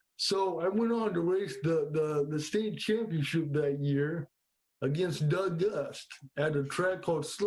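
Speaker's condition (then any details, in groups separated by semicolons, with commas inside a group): Cerebral palsy; speech affected, may sound different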